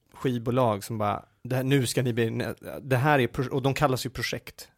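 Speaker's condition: No condition

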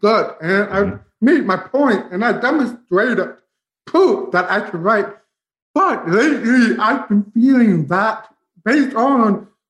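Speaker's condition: Profound deafness, bilateral, from spinal meningitis; spinal meningitis destroyed auditory nerve

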